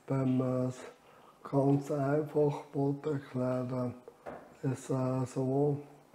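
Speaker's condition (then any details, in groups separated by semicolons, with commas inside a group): Amyotrophic lateral sclerosis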